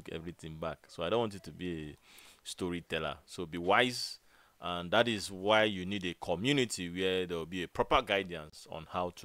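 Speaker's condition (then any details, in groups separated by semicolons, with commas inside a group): No condition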